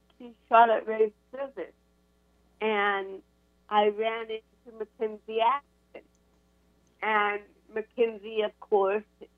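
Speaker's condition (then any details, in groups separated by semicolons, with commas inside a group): Cerebral palsy; cerebral palsy from birth, diagnosed at UCLA, crutches, spinal cord surgery C1 to C7, titanium neck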